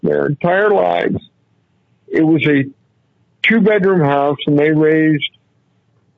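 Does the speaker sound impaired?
Yes: cerebral palsy; constant staggering walk.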